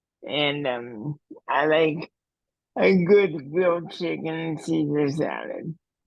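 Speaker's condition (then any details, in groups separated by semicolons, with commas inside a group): Cerebral palsy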